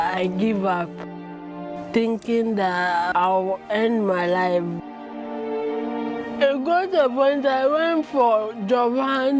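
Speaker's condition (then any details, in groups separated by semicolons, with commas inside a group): Cerebral palsy; from birth; 24 years since birth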